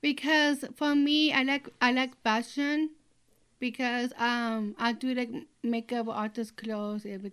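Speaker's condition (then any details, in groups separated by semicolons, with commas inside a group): Down syndrome; 24 years old; often answers for her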